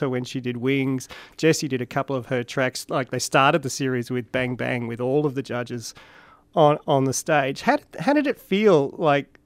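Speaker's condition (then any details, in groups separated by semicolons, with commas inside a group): No condition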